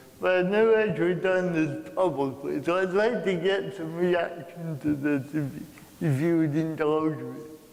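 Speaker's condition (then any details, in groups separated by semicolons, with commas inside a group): Cerebral palsy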